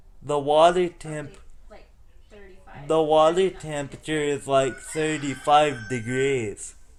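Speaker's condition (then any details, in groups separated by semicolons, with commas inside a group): Cerebral palsy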